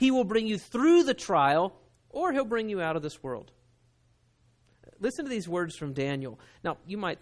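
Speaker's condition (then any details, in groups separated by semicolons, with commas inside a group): No condition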